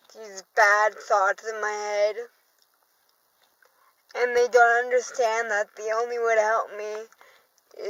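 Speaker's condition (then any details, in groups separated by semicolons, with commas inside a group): Cerebral palsy, dystonic hemiplegia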